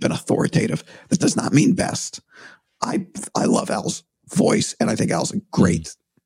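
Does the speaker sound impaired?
Yes: vocal cord surgery; vocal cord problem, not uncommon, long search for diagnosis, vocal cord surgery by ear nose and throat surgeon; voice compromised, objectively worse than usual, unsure if voice returns to 100%.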